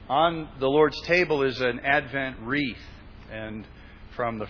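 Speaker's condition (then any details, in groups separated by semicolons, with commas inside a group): No condition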